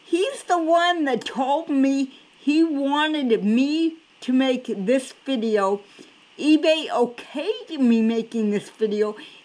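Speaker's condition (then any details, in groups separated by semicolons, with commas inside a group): Cerebral palsy; cannot walk, crawls to get around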